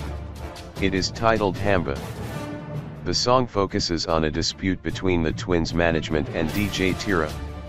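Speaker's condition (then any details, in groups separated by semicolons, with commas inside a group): No condition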